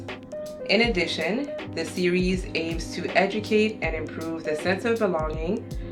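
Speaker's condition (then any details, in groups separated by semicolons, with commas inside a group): No condition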